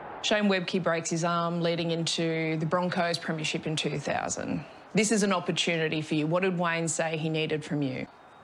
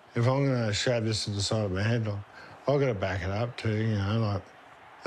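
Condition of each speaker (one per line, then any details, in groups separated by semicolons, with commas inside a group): No condition
Motor neurone disease; affects half of body, spreading to legs; over four years since diagnosis, weakening, occasional falls; speech now affected, swallowing and talking still possible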